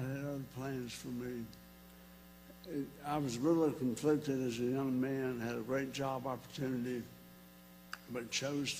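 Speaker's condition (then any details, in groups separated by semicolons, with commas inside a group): ALS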